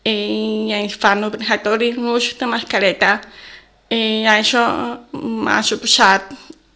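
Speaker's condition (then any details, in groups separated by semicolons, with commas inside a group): Deafness from birth, congenital; communicates by lip reading since always; others' face masks block lip reading, needs people to lower masks; intonation different from hearing speakers, may not be understood well, host finds speech understandable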